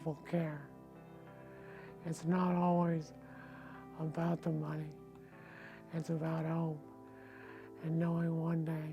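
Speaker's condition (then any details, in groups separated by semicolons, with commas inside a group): ALS; onset in one leg; speech limited as disease progressed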